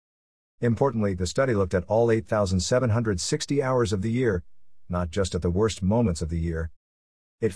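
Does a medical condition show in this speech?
No.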